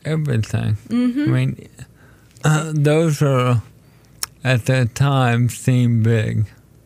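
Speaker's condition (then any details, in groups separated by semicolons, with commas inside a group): ALS; diagnosed almost 4 years ago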